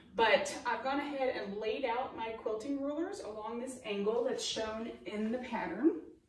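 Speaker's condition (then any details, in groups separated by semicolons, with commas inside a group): No condition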